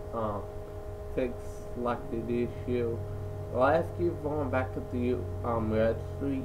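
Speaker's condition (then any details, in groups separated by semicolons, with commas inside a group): Cerebral palsy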